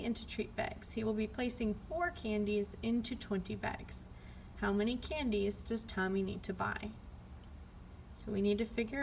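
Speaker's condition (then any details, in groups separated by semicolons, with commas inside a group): No condition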